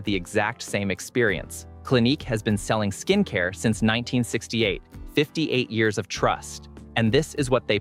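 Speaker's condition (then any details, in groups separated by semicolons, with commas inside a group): No condition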